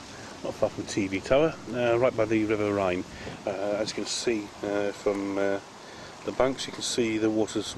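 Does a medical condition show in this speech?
No.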